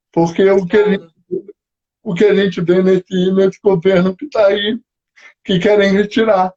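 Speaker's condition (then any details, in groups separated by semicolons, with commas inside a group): Cerebral palsy; motor involvement, uses wheelchair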